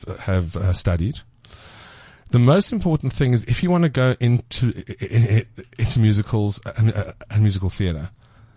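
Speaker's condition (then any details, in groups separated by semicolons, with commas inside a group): Stutter; stutter since childhood, bad in youth, shy, feared speaking e.g. ordering in restaurants; stutter still present in adulthood, no longer feared or a handicap; noticeably slows speech, worse under stress, less when relaxed; repeated sounds, repeated words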